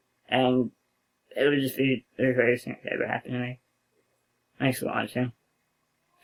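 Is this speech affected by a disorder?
Yes: spinal muscular atrophy; scoliosis, wheelchair user; progressive, needs wheelchair-accessible van.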